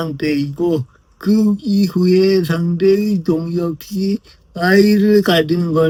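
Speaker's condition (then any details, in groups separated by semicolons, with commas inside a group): Brain lesion disability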